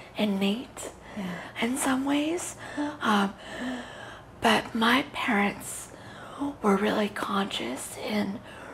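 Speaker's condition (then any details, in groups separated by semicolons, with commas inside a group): Cerebral palsy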